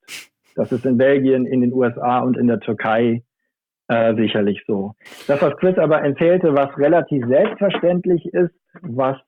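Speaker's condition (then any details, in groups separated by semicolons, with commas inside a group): No condition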